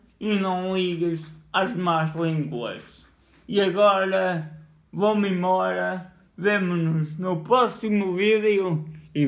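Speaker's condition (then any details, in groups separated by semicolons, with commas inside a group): Cerebral palsy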